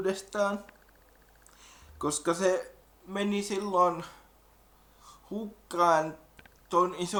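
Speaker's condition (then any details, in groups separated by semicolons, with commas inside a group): Cerebral palsy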